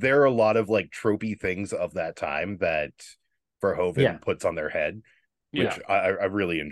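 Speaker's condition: No condition

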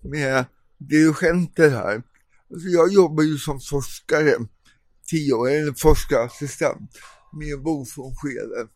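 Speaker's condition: Cerebral palsy; caused by not breathing for first 45 minutes of life

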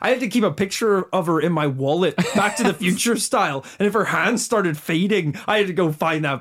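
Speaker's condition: No condition

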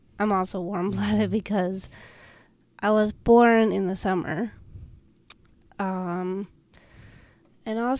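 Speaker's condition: Down syndrome; present since birth

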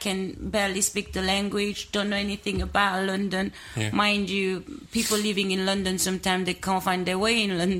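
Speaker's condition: No condition

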